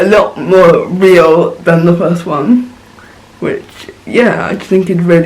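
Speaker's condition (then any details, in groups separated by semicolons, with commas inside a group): Cerebral palsy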